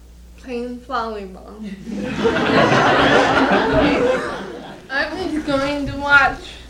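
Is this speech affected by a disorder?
Yes: cerebral palsy; slurred, unintelligible when excited.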